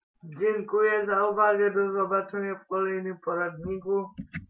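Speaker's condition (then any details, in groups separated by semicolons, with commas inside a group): Cerebral palsy; does not walk, uses wheelchair with leg strap; transfers from wheelchair independently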